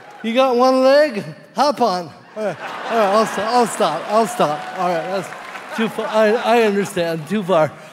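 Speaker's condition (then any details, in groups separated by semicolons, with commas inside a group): Cerebral palsy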